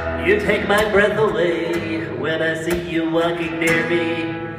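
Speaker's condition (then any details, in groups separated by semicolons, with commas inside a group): No condition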